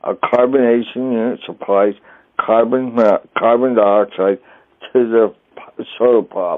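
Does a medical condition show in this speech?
Yes: traumatic brain injury; trach tube damaged voice box, fine motor skills affected; injury 33 years ago, relearned walking; voice sounds funny from damaged voice box, initially could not talk.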